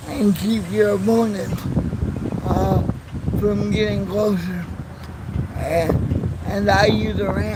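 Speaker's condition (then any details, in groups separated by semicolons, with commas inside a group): Cerebral palsy; present from birth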